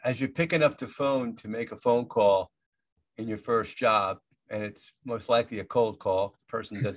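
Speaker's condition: No condition

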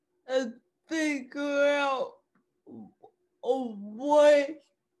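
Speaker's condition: Cerebral palsy; cerebral palsy since childhood

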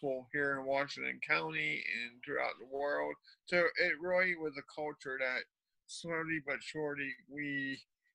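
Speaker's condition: Cerebral palsy; cerebral palsy since birth

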